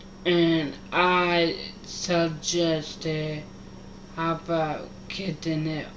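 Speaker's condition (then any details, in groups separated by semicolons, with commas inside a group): Mild cerebral palsy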